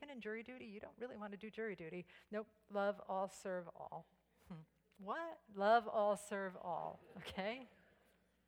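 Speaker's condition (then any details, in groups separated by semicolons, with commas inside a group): No condition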